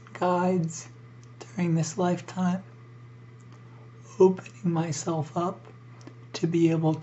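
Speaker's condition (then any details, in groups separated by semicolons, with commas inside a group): ALS; breathing increasingly difficult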